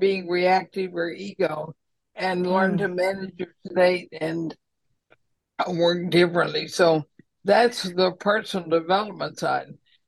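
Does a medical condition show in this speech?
Yes: ALS; still understood by listeners.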